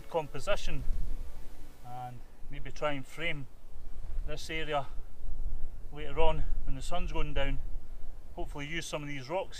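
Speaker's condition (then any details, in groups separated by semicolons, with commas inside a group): No condition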